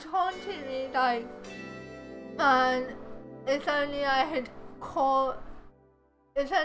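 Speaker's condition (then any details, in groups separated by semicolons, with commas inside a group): Cerebral palsy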